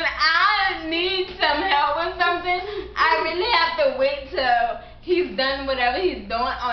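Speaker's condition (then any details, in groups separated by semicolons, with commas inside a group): Cerebral palsy; caused by birth stroke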